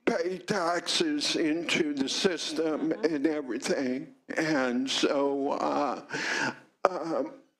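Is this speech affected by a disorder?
Yes: cerebral palsy, mild; minor case.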